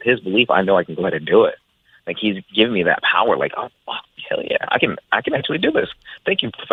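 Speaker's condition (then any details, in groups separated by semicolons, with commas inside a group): No condition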